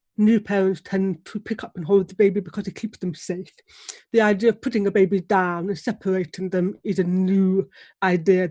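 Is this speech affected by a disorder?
Yes: deafness; relies on lip reading.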